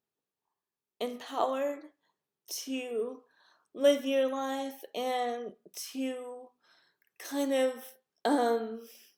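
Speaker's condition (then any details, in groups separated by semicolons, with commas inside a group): Cerebral palsy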